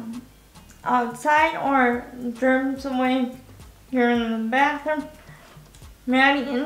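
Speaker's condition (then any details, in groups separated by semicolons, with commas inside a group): Cerebral palsy, spastic quadriplegic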